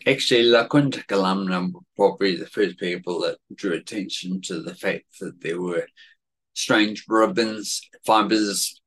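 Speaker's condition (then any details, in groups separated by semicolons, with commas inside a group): Cerebellar atrophy, genetic; speech affected, worse with tiredness or stress, worse today than usual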